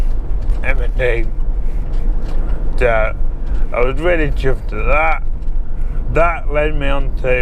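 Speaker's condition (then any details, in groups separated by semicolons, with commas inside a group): MND; synthetic voice from banked voice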